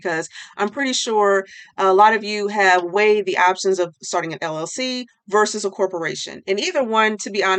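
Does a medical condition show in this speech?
No.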